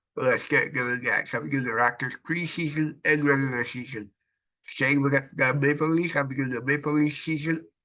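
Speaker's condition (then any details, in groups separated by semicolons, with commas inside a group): Cerebral palsy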